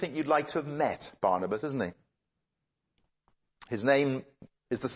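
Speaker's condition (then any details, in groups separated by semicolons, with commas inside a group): No condition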